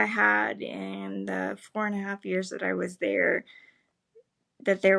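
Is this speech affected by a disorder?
Yes: cerebral palsy; spastic legs, premature birth breathing problems; able to speak.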